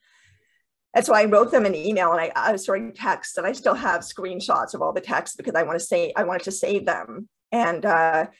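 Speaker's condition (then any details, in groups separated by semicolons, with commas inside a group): Deafness with cochlear implants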